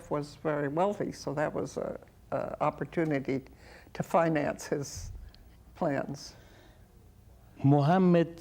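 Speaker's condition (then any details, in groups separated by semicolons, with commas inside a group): No condition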